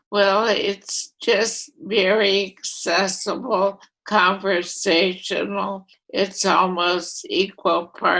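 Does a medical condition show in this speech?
Yes: primary lateral sclerosis; voice affected.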